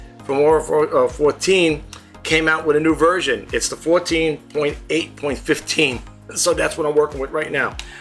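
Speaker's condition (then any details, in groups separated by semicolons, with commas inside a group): No condition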